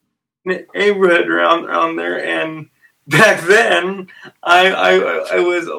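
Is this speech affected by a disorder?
Yes: severe stutter; developmental disability, walked at 27 months, stutter in three family generations, past intense speech therapy; age 21, public speaker, Special Olympics global messenger, long distance runner; still speaks publicly; here repeated words, prolonged sounds.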